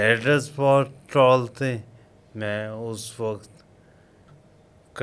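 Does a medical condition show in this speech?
Yes: coma after road accident.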